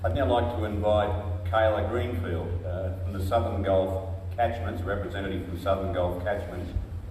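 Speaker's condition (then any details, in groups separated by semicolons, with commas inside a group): No condition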